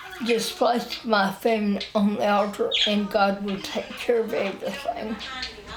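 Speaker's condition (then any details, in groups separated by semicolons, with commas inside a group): Spinal ataxia; wheelchair user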